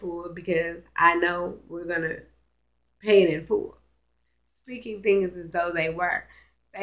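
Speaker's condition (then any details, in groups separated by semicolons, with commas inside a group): Cerebral palsy, spastic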